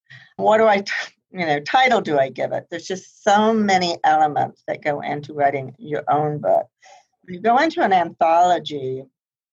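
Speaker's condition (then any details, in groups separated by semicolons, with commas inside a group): Profound hearing loss, congenital, high-frequency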